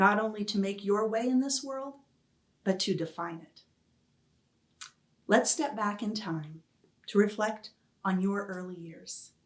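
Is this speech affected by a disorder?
No.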